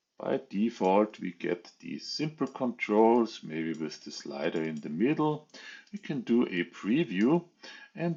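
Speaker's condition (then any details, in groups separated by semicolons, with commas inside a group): No condition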